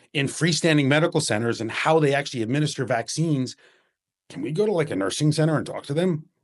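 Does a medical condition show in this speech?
No.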